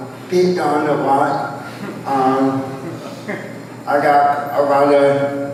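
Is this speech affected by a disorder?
Yes: cerebral palsy, spastic quadriplegia.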